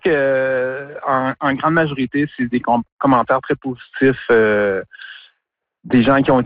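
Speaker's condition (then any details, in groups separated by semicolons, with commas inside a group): Stuttering; neurodevelopmental speech condition since childhood, earlier efforts to cure stuttering, later joined Association Bégaiement Communication (ABC); stuttering reduced after stopping struggle and efforts not to stutter; more fear and effort to avoid stuttering means more stuttering; repeated sounds, repeated words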